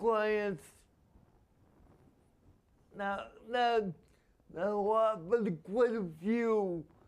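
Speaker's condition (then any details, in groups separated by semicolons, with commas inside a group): Spastic quadriplegia; spasms increase greatly under stress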